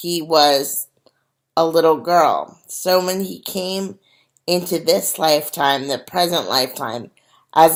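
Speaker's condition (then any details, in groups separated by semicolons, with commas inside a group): Cerebral palsy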